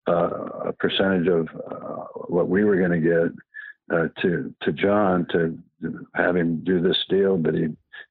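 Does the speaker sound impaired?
Yes: Parkinson's; past cancer.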